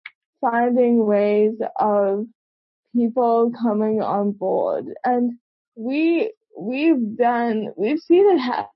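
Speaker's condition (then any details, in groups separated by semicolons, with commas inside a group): Cerebral palsy; present from birth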